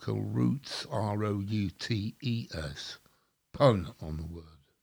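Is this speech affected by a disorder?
Yes: stroke; mini stroke since last podcast visit; slurring words a lot, people think drunk.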